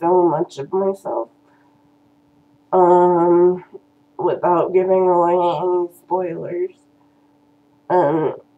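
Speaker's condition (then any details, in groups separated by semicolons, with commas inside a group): Cerebral palsy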